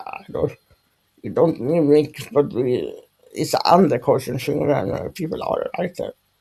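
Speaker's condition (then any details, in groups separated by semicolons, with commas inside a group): Dystonia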